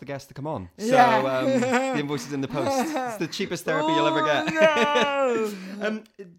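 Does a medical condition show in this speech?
No.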